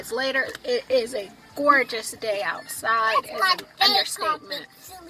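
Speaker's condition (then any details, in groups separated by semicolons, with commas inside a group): No condition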